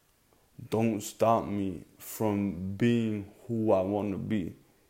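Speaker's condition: Cerebral palsy; present from birth

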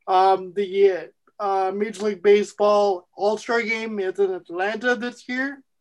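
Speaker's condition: Cerebral palsy; present since at least age 8

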